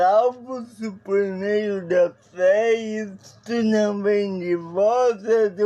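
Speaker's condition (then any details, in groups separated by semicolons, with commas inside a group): Paralysis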